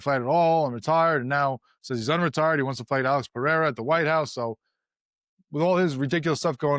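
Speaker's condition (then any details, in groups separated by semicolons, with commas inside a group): No condition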